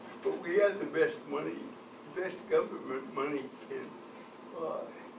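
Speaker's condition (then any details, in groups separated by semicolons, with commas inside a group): Cerebral palsy; from birth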